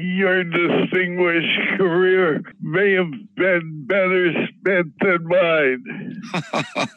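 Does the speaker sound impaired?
Yes: Parkinson's disease; medical cannabis for Parkinson's symptoms.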